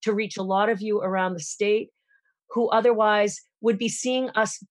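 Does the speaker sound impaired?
No.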